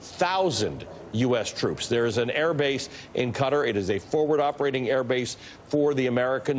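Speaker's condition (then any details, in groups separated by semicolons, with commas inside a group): No condition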